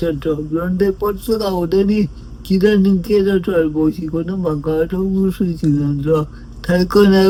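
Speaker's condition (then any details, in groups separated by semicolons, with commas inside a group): Brain lesion disability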